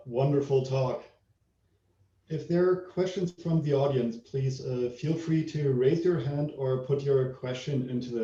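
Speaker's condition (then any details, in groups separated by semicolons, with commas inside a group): No condition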